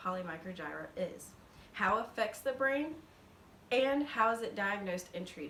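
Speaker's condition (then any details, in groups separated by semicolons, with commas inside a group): No condition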